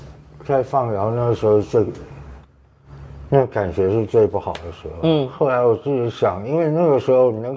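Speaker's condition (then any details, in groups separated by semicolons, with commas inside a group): Tongue cancer, partial glossectomy, two-thirds right tongue resected with flap; eating and speaking affected after resection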